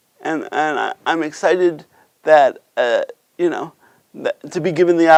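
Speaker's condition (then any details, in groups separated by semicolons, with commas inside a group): Cerebral palsy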